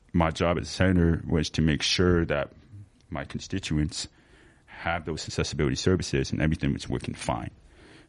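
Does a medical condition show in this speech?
Yes: severe to profound hearing loss; congenital sensorineural, severe to profound right, moderate to severe left, diagnosed at 2.5 years; lost many language skills from late diagnosis.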